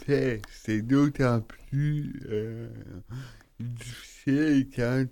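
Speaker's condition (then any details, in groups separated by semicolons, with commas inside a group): Cerebral palsy; self-described as speaking a bit oddly, host says not oddly at all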